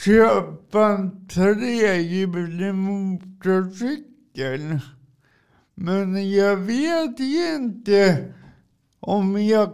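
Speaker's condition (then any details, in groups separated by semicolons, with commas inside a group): Cerebral palsy; from birth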